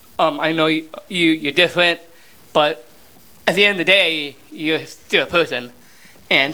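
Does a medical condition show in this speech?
Yes: Down syndrome; 32 years old.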